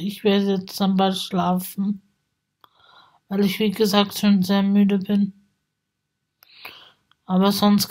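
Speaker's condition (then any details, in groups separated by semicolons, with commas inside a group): Spasticity from birth; multiple sclerosis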